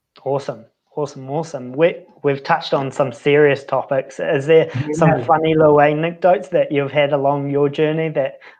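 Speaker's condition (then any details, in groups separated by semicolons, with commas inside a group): No condition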